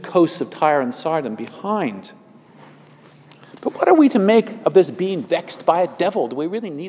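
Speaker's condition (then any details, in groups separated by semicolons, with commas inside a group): No condition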